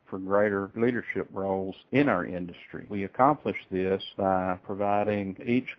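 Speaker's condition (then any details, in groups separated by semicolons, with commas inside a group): No condition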